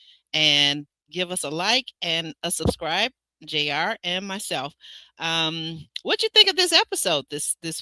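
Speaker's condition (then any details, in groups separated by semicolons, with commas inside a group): No condition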